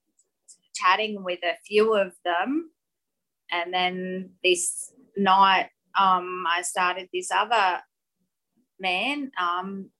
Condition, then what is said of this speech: Aphasia. I may look fine, but on the inside, sometimes I have a bit of trouble to talk properly, but I am, you know, normal.